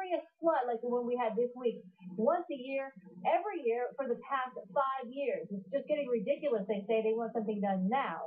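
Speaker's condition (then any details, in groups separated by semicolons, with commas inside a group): No condition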